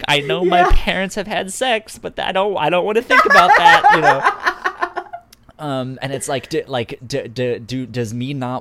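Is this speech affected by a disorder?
Yes: stuttering; described as speech impediment; stutters when talking, stutter sometimes mistaken for shivering from cold; here repeated sounds.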